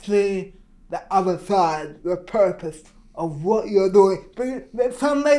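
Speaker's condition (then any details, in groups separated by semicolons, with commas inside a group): Cerebral palsy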